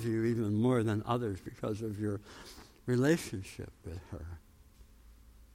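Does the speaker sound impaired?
Yes: tongue cancer, jaw reconstruction, osteonecrosis of jaw after radiation; radiation-treated tongue cancer, jaw transplant in Miami, mandible bone graft, titanium implants.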